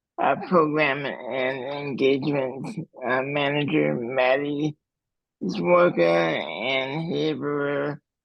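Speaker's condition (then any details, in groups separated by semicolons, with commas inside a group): Cerebral palsy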